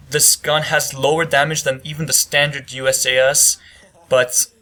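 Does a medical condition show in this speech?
No.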